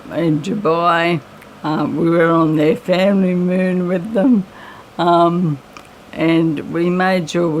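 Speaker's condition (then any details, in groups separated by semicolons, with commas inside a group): MND; voice slightly raspy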